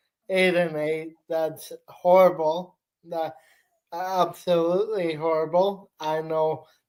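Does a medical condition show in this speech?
Yes: cerebral palsy.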